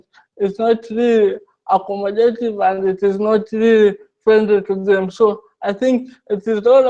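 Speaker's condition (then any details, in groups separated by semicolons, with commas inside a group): Cerebral palsy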